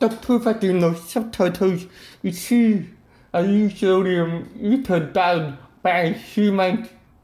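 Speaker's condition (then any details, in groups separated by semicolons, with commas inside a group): Hard of hearing since birth, bilateral, cochlear implant; both ears, right cochlear implant since age 15, never really learned to listen to sound; uses right cochlear implant for music and environmental sound, relies on lip reading and subtitles; hard to speak when unable to hear own voice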